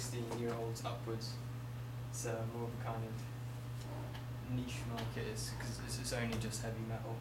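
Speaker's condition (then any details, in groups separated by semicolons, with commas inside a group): No condition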